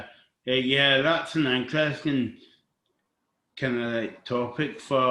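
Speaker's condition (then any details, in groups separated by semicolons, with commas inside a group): Cerebral palsy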